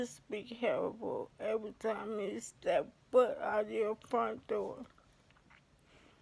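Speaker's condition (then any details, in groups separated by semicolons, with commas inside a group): ALS; affects hands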